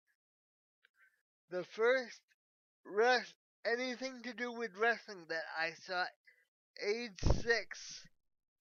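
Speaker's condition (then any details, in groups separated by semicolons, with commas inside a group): Cerebral palsy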